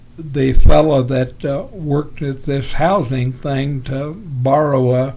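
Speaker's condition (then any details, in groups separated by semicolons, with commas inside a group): Parkinson's; tremors as early symptom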